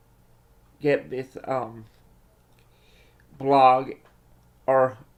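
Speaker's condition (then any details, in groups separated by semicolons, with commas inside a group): Cerebral palsy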